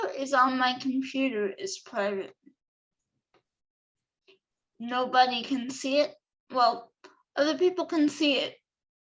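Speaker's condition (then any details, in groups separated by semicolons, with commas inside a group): Cerebral palsy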